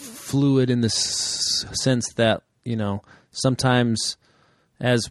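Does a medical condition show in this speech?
Yes: stuttering; severity varies over time; newborn son three weeks ago, less sleep possibly contributing; blocks up to about ten seconds, no avoidance or circumlocution; here repeated sounds, prolonged sounds.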